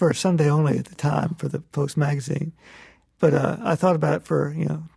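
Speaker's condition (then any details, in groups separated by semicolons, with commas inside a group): Parkinson's disease; loss of motor control, left arm badly affected, right hand largely spared, right-handed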